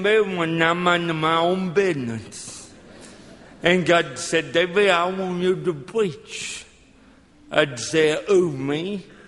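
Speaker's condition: Cerebral palsy; present from birth, walks with a limp, shaky body, shaking; age 42; talks funny, hard for others to understand, great challenge to speak at all

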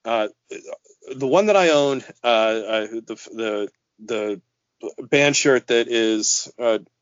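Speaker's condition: Stuttering; stuttered through childhood and school years, about first 14 or 15 years, ashamed, bullied; ongoing; repeated sounds, repeated words, blocks

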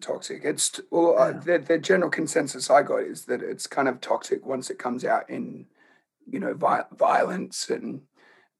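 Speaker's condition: Laryngeal cancer; in voice box

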